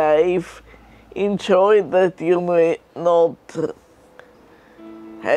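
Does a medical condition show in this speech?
Yes: multiple sclerosis; may be slower.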